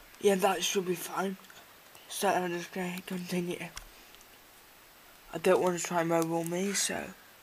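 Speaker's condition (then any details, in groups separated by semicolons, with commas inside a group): Cerebral palsy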